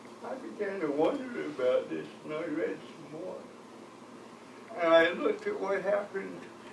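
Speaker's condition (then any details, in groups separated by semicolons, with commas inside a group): Cerebral palsy; from birth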